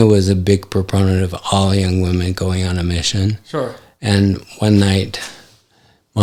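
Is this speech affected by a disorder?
Yes: ALS; affects hand function.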